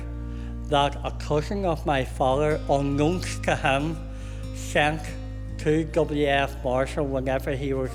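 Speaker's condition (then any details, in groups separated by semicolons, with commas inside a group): Cleft palate and cleft lip; congenital, many operations in early years, childhood speech therapy; consultants predicted never able to speak in front of people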